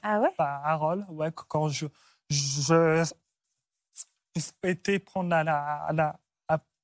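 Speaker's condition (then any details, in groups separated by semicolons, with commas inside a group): Stuttering; onset at about age 4 after grandmother's throat cancer, fluent before, once misdiagnosed as Gilles de la Tourette; no attempts to control stuttering; part-word and word repetitions, frequent euh fillers; repeated sounds, repeated words, prolonged sounds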